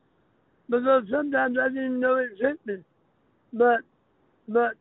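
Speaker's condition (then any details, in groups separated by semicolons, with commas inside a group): Throat cancer; voice box kept, lasting impact on throat and speech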